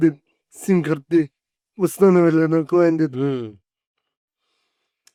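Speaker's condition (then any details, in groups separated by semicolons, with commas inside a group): Cerebral palsy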